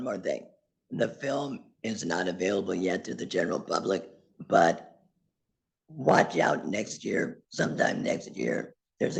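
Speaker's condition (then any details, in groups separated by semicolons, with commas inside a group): Laryngectomy; total laryngectomy, voice prosthesis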